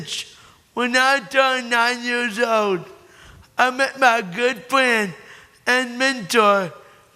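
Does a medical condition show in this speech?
Yes: cerebral palsy; born premature.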